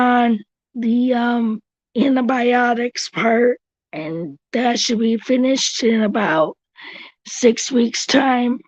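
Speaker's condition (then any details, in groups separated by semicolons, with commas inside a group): Cerebral palsy; tracheotomy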